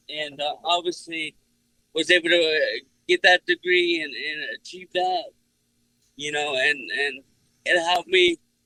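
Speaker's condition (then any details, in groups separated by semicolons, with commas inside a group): Cerebral palsy; speech unaffected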